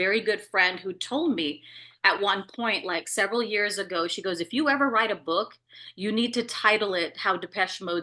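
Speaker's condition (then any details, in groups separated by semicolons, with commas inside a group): No condition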